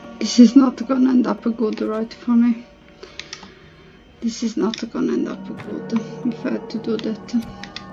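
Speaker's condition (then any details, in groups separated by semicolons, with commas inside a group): No condition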